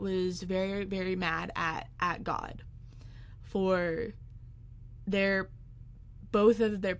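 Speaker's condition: Stuttering; fear of speaking in front of groups, school accommodations for presenting projects, found national stuttering association; many fears about speaking; blocks

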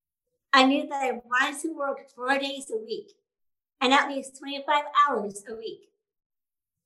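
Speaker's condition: Down syndrome

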